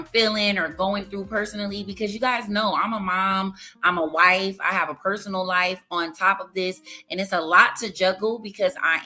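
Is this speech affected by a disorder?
No.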